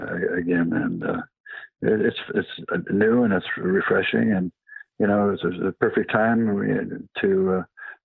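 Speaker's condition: Parkinson's disease

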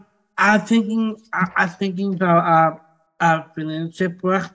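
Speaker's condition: Down syndrome; open heart surgery in infancy

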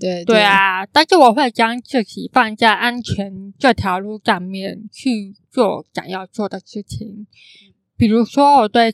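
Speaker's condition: Congenital hearing impairment; can sound sing-song

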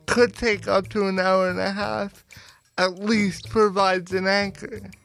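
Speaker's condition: Cerebral palsy; power wheelchair user

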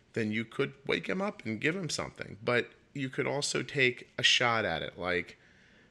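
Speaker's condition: No condition

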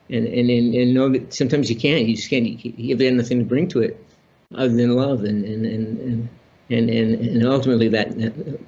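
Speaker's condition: Parkinson's disease; about 30 years since diagnosis, benign spinal tumor, six-hour spinal surgery at Johns Hopkins, relearned walking; on Parkinson's medication, problems walking, broken arm

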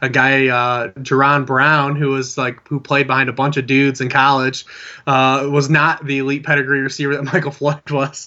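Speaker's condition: No condition

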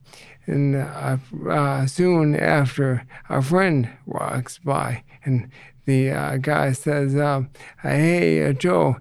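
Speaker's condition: ALS; reduced ability to get around

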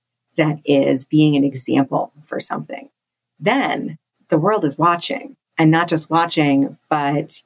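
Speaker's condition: No condition

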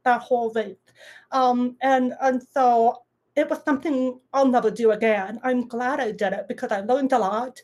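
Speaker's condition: Deafness, little d deaf, some residual hearing; speaks orally, audible deaf accent noticed by listeners

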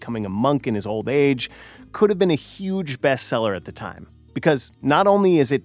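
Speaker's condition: No condition

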